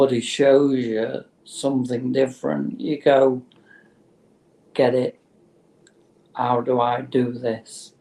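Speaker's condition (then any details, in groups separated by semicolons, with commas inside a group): Motor neurone disease; terminal, no cure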